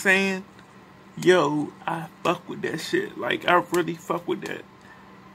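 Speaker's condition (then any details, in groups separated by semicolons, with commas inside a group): Cerebral palsy; speech is not the best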